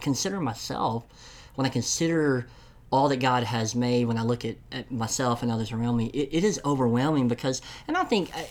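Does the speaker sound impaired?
Yes: cleft lip and palate; congenital.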